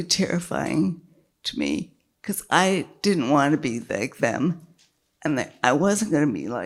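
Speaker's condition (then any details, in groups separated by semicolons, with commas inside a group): Multiple sclerosis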